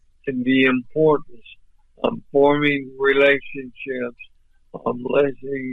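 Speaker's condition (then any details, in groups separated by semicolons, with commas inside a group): ALS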